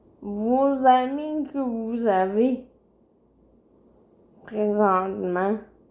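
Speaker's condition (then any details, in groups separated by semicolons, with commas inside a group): Cerebral palsy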